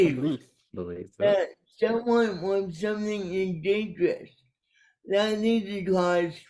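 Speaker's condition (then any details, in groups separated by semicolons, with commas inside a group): Cerebral palsy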